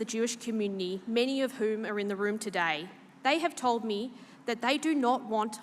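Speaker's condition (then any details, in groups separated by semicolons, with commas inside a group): No condition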